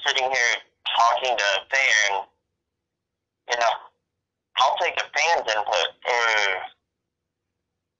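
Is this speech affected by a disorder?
Yes: cerebral palsy, very rare form.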